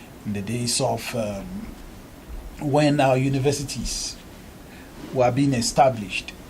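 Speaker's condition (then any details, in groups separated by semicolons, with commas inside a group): No condition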